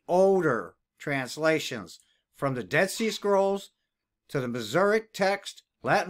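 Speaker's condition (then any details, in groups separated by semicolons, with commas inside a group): No condition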